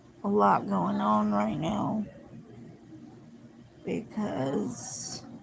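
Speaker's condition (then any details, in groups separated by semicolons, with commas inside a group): Cerebral palsy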